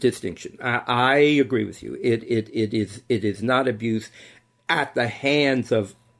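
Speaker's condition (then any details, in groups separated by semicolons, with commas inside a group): Stutter; repeated words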